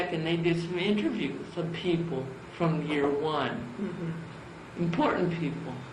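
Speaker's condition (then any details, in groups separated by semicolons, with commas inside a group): Cerebral palsy; from birth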